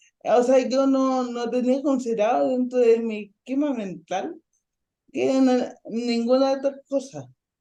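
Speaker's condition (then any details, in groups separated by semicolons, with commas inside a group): Ataxic cerebral palsy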